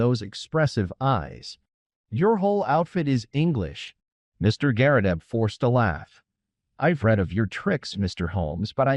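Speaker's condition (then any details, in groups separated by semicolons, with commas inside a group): No condition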